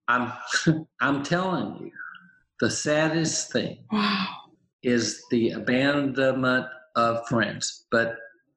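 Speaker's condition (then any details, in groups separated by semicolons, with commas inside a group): Aphasia, apraxia, dysarthria after stroke; initially mute, plans each sentence, interruption loses it, mistaken for drunk, carries aphasia card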